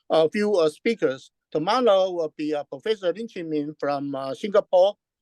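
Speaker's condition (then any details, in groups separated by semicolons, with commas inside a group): No condition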